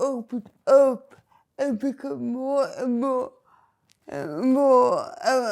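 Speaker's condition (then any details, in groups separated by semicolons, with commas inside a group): Cerebral palsy; speech not always understood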